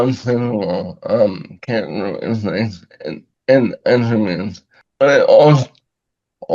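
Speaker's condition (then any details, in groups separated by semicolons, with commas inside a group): ALS; about two years since onset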